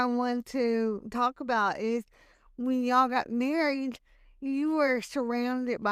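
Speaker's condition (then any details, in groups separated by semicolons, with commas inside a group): Hemiplegic cerebral palsy; hemiplegic, one side affected, birth asphyxia and stroke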